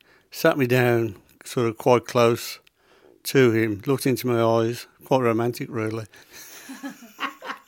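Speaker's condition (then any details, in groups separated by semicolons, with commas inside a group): Parkinson's; began as little finger tremor spreading to whole hand within 4-5 weeks; 8 years since diagnosis, tremors controlled by medication, freezing, foot dystonia with clawing, sometimes cannot walk; symptoms possibly audible in voice, may sound quieter and slower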